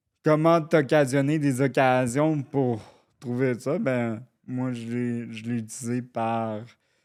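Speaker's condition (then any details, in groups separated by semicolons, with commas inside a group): Cerebral palsy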